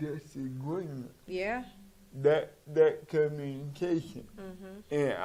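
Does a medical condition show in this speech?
Yes: cerebral palsy; from birth.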